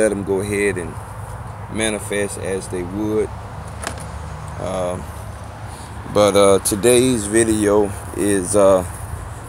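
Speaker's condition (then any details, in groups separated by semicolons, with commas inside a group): No condition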